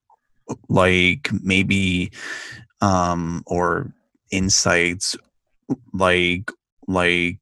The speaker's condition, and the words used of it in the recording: Stuttering. You know, I'm in the film, I am a person who stutters, you know, and that's different.